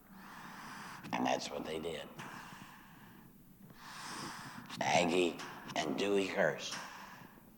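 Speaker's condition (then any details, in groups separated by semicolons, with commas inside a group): Laryngectomy after throat cancer; likened to kazoo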